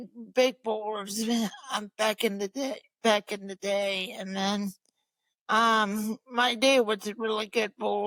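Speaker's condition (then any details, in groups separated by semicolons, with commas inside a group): Cerebral palsy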